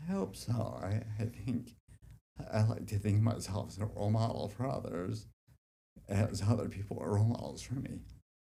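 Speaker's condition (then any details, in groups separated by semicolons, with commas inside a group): Dystonia; deep brain stimulation freed speech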